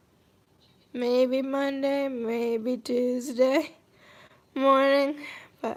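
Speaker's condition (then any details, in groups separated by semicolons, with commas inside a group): Cerebral palsy, mild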